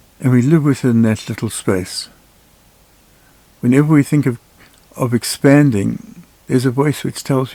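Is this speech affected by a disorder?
No.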